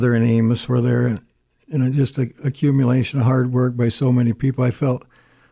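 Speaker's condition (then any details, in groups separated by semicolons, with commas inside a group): Parkinson's disease; stutters and stammers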